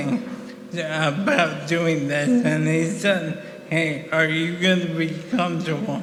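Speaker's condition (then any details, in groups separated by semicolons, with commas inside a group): ALS; about 1.5 years since diagnosis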